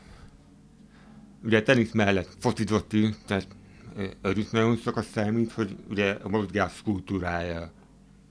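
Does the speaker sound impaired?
Yes: hearing impairment; hard of hearing, uses hearing aid.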